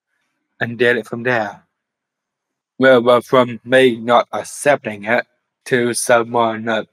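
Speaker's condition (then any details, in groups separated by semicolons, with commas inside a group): Down syndrome; later diagnosed with autism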